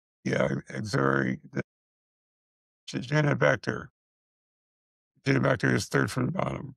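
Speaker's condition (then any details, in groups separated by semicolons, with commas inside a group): Multiple system atrophy; voice pitch goes up and down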